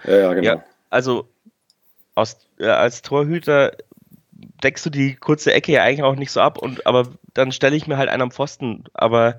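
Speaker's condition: No condition

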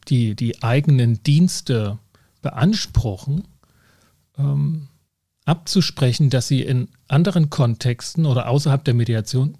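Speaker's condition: No condition

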